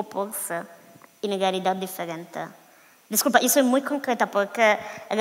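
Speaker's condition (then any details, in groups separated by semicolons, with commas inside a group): No condition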